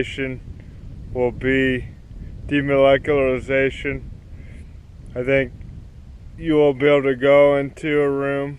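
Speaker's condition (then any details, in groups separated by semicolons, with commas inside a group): Cerebral palsy, spastic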